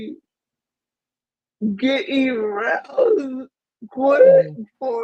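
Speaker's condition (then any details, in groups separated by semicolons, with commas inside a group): Cerebral palsy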